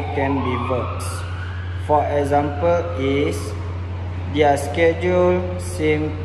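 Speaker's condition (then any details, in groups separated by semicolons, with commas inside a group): No condition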